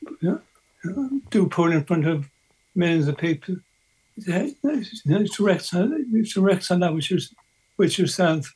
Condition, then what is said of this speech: Parkinson's disease. Well, and I apologise to everybody for my voice, but Parkinson's has hurt my voice dramatically.